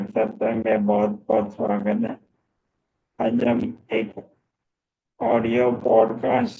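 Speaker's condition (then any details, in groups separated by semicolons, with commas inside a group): Motor neurone disease; voice strong and loud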